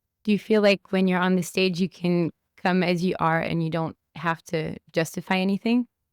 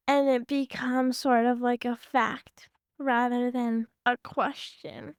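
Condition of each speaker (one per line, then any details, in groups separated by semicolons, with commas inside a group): No condition
Cerebral palsy; from birth, mostly waist down, uses walker; diagnosed about age one, age seventeen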